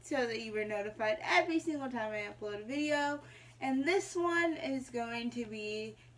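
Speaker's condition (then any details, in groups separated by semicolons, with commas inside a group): Mild cerebral palsy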